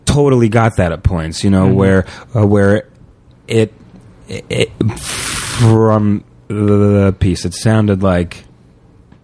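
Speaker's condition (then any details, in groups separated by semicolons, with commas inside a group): Stuttering; past therapy to become more comfortable with stuttering, earlier fear of public speaking from stuttering; uses voluntary stuttering, stuttering on purpose in front of people; repeated words, prolonged sounds, blocks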